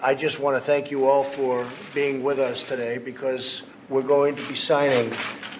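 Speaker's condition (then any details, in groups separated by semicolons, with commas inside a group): No condition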